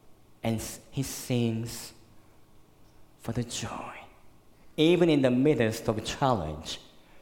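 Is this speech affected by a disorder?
Yes: cleft lip and palate; congenital, very severe, born in Korea, 12 surgeries to date, one in junior high; could not suck breast milk as newborn, fed formula and cow milk.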